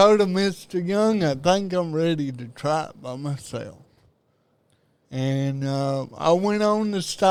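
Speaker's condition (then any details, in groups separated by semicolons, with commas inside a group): Cerebral palsy; diagnosed at about age two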